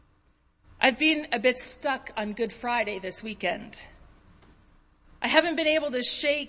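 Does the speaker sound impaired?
No.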